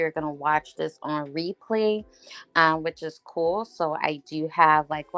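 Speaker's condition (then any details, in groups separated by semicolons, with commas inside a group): No condition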